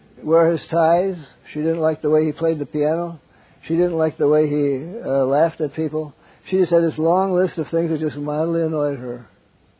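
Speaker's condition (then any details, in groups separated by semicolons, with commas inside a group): Parkinson's; wakes up around 3 am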